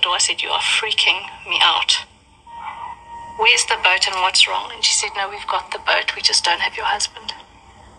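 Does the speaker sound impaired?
No.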